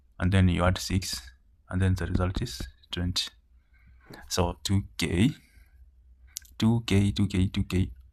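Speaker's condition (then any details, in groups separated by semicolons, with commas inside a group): No condition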